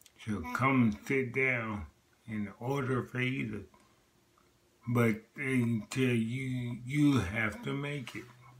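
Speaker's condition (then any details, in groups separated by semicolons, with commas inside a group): Multiple sclerosis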